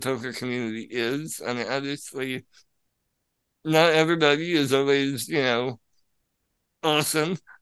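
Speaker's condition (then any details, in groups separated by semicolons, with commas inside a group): Spinal muscular atrophy; wheelchair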